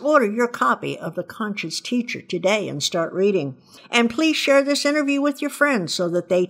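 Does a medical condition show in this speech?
No.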